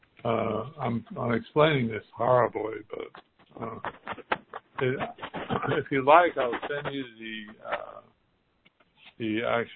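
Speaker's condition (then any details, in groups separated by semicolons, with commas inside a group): Parkinson's; in clinical trial of stem cell therapy derived from donated bone marrow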